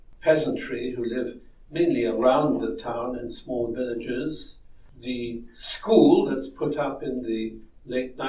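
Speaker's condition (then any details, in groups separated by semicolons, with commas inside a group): No condition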